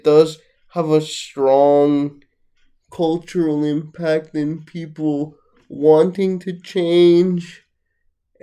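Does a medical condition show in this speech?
Yes: cerebral palsy; lifelong, uses wheelchair.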